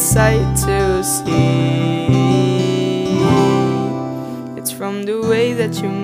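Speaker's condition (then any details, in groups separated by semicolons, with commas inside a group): No condition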